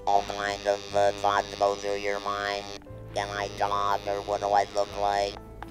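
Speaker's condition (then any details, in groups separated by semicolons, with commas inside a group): Partial laryngectomy; partial larynx removal, laryngeal cancer, stoma; 20 years since surgery; communicates with stoma, voice rehabilitation club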